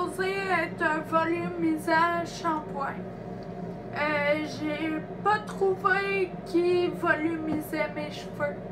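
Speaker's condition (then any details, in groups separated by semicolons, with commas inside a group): Ataxia; degenerative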